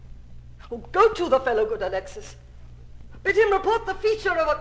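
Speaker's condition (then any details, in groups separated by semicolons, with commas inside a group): No condition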